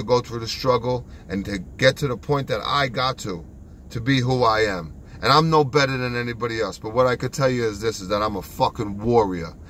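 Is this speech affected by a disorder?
No.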